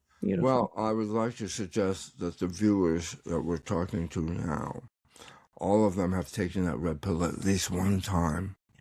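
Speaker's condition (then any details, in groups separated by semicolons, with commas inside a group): Tongue cancer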